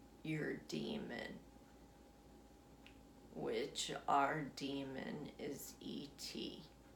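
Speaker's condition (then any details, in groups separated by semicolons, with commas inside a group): Essential tremor; affects legs as well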